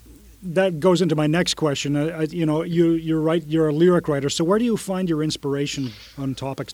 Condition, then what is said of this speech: None; typical speech.